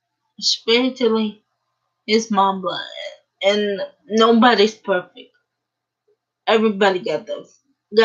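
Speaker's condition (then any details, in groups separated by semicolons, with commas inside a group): Cerebral palsy; uses a wheelchair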